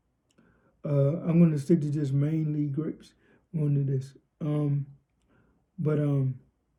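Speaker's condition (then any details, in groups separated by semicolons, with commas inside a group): Cerebral palsy, spastic diplegia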